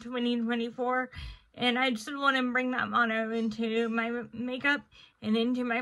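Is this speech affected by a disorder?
Yes: cerebral palsy, spastic.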